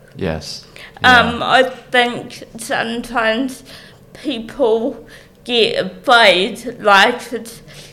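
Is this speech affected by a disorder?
Yes: cerebral palsy; born with cerebral palsy, damage to brain area controlling muscle and movement, childhood physiotherapy and speech therapy, stopped at intermediate; speech obviously affected.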